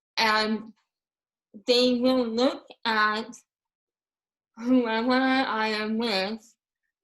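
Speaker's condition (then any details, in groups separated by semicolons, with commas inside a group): Moebius syndrome; paralyzed tongue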